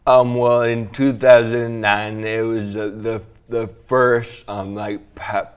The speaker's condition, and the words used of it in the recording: Brain injury. Walk, you came in with a walker, and your speech is slurred, but you're very point on with everything.